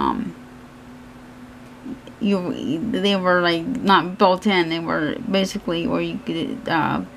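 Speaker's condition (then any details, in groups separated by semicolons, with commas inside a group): Cerebral palsy; hands affected, shaking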